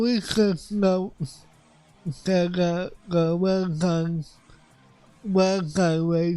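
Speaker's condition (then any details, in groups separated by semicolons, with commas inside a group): Cerebral palsy; affects voice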